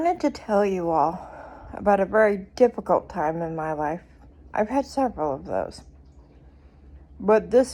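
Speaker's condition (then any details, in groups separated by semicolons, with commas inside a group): Cerebral palsy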